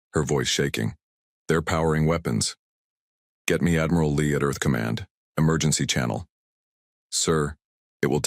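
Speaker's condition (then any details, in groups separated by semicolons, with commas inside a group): No condition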